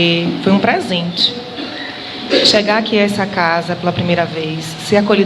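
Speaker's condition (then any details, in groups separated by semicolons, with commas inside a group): No condition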